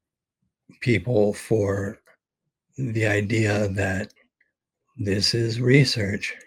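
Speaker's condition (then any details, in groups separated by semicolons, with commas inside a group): ALS; expects to lose voice very soon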